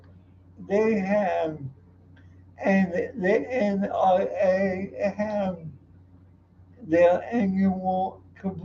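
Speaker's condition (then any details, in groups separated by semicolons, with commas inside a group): Cerebral palsy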